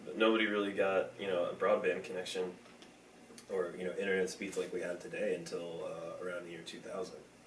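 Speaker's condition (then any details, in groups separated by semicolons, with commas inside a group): No condition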